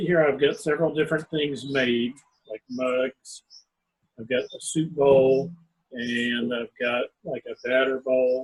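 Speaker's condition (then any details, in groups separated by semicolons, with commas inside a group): No condition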